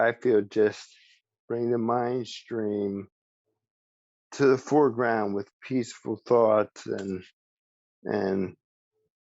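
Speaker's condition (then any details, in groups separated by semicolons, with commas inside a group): ALS; speech still preserved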